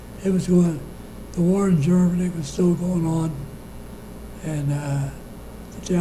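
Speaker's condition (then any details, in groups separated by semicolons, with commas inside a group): Parkinson's disease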